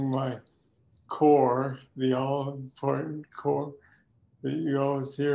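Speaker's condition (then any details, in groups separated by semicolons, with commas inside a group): Parkinson's disease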